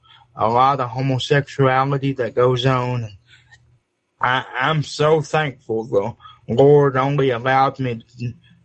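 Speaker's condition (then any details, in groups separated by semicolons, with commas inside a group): Cerebral palsy; uses electric wheelchair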